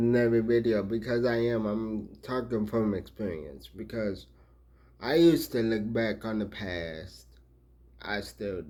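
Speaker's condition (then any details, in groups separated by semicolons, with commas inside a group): Traumatic brain injury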